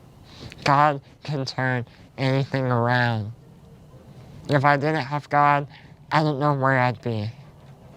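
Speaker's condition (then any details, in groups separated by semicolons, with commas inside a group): Spinal muscular atrophy type two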